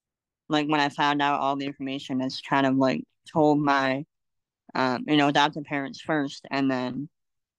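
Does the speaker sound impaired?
Yes: cleft lip and palate; congenital, frequent illness and hospital stays in first year.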